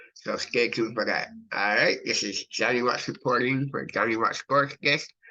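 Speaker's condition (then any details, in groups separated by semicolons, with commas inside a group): Cerebral palsy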